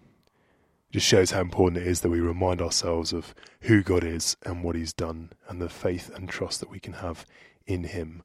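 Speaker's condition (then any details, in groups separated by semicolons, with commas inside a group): No condition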